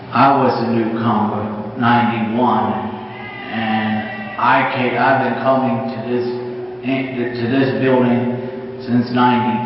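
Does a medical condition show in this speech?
Yes: mild cerebral palsy; cannot stand up long.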